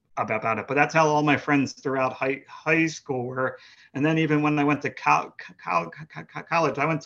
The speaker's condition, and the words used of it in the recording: Stuttering. We try to find words to say that will hide the stuttering and I think I did that more.